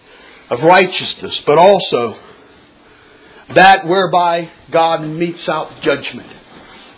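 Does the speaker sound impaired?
No.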